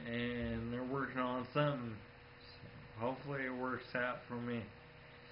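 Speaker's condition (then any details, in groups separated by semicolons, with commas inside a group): Friedreich's ataxia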